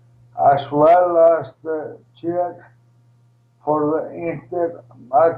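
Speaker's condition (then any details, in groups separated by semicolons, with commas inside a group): ALS, primary lateral sclerosis, PLS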